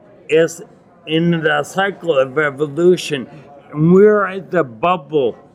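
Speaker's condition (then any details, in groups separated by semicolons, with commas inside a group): Acquired ataxia with dysarthria; Lance-Adams syndrome, contaminated-jacuzzi Legionnaires' pneumonia, 12-day induced coma, brain damage, myoclonus, onset age 39; difficult articulation, speaking feels like elephant on chest, gets winded, bites tongue 2-3 times daily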